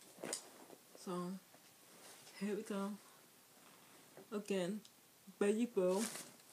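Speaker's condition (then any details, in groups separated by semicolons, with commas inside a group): Speech impairment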